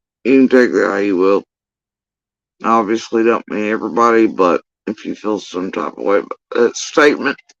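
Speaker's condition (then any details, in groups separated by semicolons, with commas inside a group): Facial paralysis after surgery; tongue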